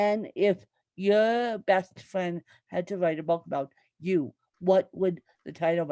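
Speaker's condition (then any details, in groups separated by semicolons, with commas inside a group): Cerebral palsy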